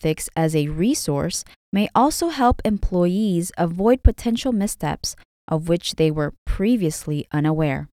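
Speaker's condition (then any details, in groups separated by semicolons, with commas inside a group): No condition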